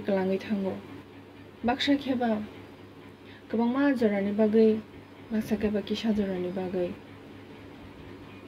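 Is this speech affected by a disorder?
No.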